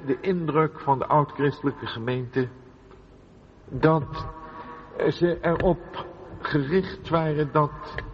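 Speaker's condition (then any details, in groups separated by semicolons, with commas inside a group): No condition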